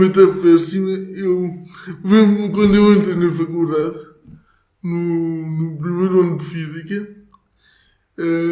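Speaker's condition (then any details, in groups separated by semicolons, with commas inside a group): Cerebral palsy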